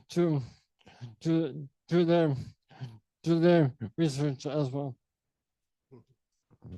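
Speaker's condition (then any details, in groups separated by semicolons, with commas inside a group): ALS; sporadic form; diagnosed at age 32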